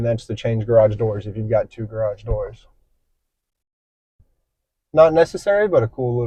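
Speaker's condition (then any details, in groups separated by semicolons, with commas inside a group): No condition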